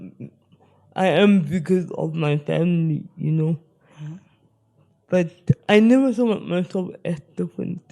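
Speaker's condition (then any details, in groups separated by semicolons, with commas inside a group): Spastic cerebral palsy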